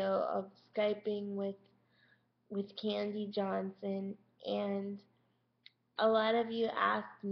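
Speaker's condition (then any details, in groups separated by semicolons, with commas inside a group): Cerebral palsy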